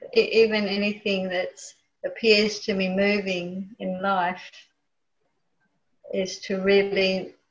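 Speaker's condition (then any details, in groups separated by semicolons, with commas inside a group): No condition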